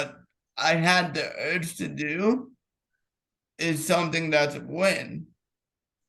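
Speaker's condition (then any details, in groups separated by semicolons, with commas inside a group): Cerebral palsy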